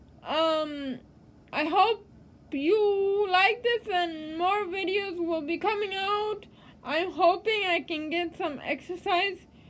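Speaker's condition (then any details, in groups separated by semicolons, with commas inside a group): Cerebral palsy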